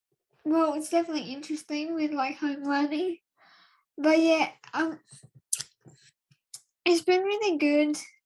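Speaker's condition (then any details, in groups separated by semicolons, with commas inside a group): Cerebral palsy, spastic dystonic quadriplegia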